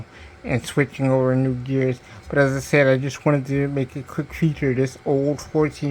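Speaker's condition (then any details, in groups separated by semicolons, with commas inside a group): Cerebral palsy; diplegia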